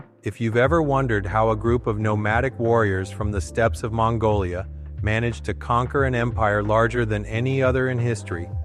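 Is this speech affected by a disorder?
No.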